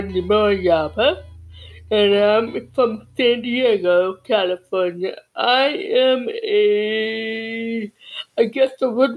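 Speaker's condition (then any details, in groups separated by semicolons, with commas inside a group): Cerebral palsy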